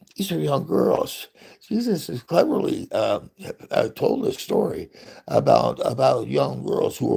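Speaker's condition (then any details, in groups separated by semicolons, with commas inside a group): Parkinson's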